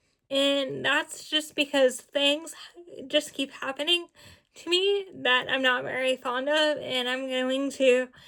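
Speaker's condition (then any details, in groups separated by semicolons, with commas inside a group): Cerebral palsy, spastic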